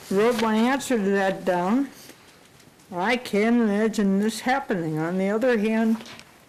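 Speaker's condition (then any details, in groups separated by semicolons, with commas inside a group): Cerebral palsy; unable to type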